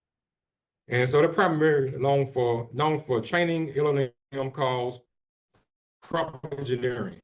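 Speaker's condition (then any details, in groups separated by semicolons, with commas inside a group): No condition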